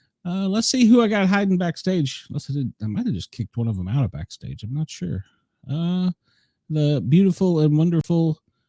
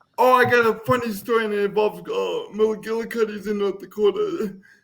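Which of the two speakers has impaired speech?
The second: cerebral palsy; uses wheelchair; voice affected by condition.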